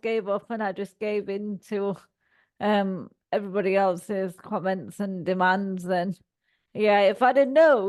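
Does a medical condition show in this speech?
Yes: cerebral palsy; from birth, all four limbs; speech sometimes slurred when tired or nervous.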